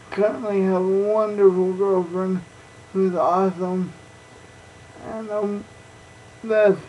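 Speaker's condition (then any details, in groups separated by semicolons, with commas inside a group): Cerebral palsy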